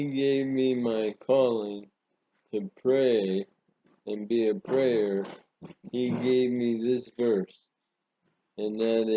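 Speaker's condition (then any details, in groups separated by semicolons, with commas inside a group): Parkinson's disease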